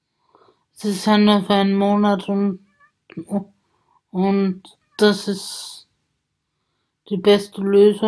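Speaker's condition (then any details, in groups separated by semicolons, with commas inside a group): Spasticity from birth; multiple sclerosis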